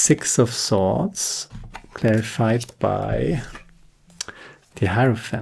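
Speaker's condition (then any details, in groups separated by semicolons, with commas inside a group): No condition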